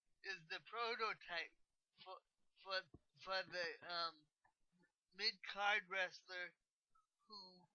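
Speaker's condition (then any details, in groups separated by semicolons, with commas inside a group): Cerebral palsy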